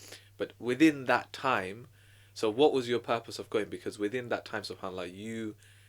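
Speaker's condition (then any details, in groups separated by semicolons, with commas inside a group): No condition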